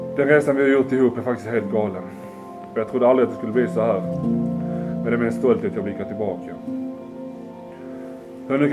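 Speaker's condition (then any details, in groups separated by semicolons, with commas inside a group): No condition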